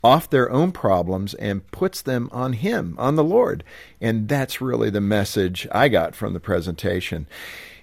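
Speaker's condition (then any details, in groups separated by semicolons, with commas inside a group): No condition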